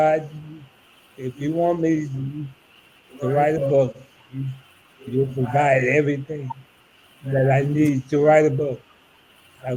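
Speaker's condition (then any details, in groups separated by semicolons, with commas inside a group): ALS; about eight years since diagnosis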